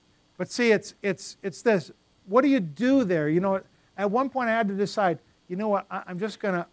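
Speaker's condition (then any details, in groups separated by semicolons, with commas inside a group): No condition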